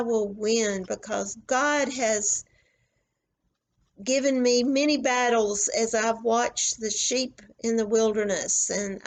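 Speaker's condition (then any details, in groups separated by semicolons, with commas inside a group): No condition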